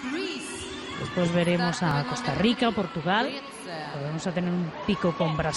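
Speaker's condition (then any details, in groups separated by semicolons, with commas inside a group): No condition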